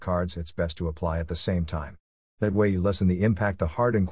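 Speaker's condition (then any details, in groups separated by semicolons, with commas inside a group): No condition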